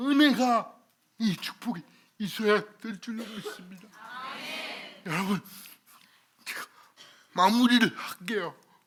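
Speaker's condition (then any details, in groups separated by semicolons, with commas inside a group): Cerebral palsy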